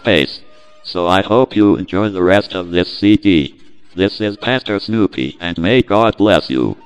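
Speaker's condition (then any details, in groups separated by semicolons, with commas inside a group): Cerebral palsy; speech impediment, own speech hard to understand, uses speech synthesizers, deck talk programmed to sing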